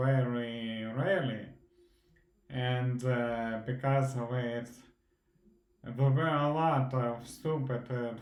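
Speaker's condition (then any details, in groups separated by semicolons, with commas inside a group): Primary progressive multiple sclerosis; onset with eye movement problems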